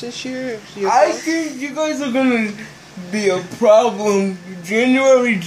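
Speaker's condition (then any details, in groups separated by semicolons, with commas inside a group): Cerebral palsy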